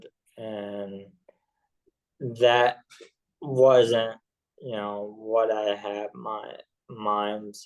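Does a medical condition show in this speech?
Yes: ALS.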